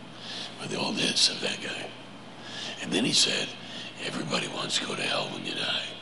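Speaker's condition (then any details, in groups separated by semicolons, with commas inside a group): Laryngeal cancer; much weaker than before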